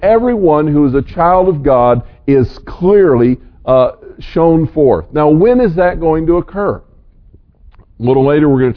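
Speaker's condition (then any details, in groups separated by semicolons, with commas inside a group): No condition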